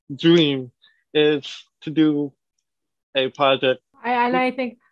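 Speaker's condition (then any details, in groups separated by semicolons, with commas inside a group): Cerebral palsy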